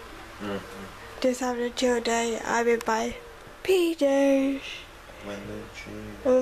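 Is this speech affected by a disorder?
Yes: cerebral palsy.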